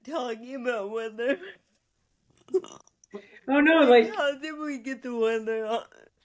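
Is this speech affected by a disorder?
Yes: cerebral palsy.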